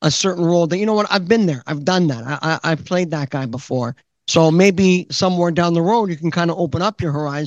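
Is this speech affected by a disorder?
No.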